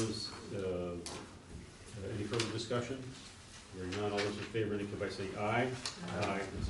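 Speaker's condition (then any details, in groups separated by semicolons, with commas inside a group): No condition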